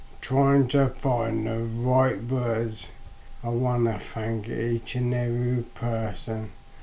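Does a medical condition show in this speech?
Yes: amyotrophic lateral sclerosis.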